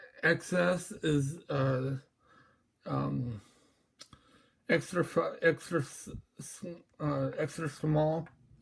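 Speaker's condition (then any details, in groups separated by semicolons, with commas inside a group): Mobius syndrome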